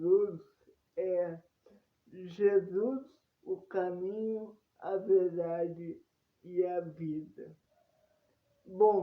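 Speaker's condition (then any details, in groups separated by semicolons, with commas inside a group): Paralysis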